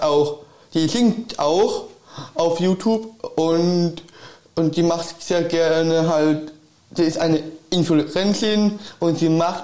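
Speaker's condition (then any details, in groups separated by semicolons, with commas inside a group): Down syndrome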